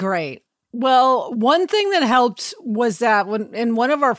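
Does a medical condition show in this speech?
No.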